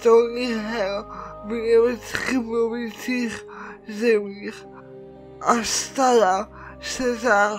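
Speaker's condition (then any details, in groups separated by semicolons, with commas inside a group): Cerebral palsy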